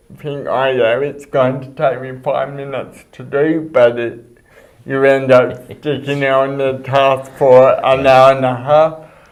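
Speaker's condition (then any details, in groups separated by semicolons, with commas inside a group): Cerebral palsy; speech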